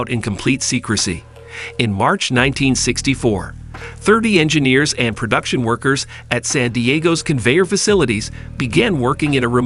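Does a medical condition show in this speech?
No.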